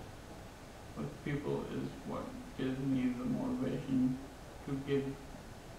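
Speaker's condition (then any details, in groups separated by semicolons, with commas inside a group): Traumatic brain injury; caused by snowmobile collision with truck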